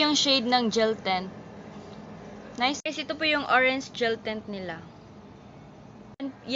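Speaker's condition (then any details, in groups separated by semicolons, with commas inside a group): No condition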